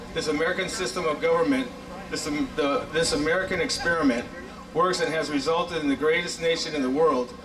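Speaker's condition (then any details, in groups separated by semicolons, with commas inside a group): No condition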